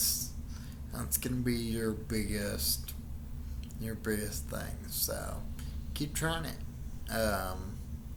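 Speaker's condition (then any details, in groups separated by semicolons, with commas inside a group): Friedreich's ataxia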